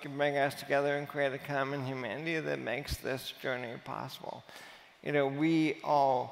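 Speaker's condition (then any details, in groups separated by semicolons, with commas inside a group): Amyotrophic lateral sclerosis; age 38, over two years since diagnosis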